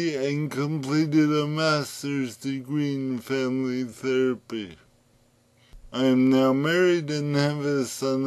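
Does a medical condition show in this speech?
Yes: cerebral palsy; from birth.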